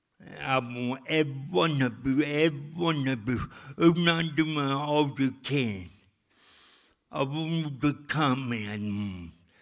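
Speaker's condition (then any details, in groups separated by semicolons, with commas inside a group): Cerebral palsy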